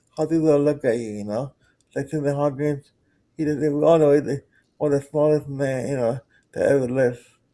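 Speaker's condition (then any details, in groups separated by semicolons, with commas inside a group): Cerebral palsy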